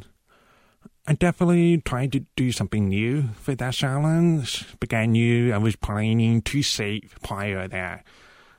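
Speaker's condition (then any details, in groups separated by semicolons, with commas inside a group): Profound deafness; interpreter used on Project Runway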